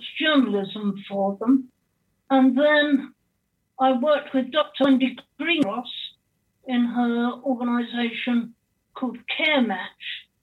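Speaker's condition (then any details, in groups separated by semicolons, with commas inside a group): Cerebral palsy quadriplegia; born 3 months premature, 3 months in oxygen tent, brain damage, both hands and legs, blind from 15, partial hearing loss; permanent wheelchair user, much pain from surgery, spasm when moved suddenly, in her 70s, 24/7 care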